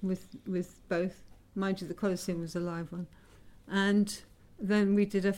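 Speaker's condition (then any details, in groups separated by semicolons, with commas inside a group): Parkinson's disease; diagnosed 1997, dopamine shortage causes stiffness, specialist Ray Chowdhury delayed dopamine, dopamine agonist then pump; about 15 years since diagnosis, pump prevents seizing up on stage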